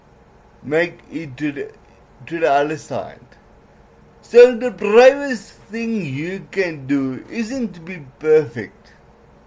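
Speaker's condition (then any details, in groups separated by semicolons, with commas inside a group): Cerebral palsy; doubted legs could last 6 continuous hours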